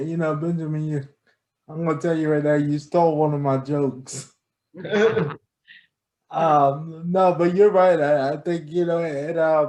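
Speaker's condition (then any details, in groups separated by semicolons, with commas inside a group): Cerebral palsy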